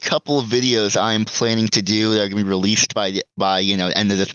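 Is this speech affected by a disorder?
No.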